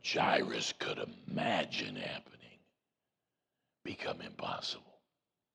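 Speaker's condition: Voice box removal needed; vocal cord cancer, prior chemo and radiation, 35 treatments over about seven weeks; voice self-described as Batman voice, expects R2-D2-like voice after removal

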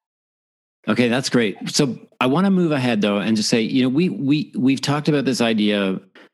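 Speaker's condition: No condition

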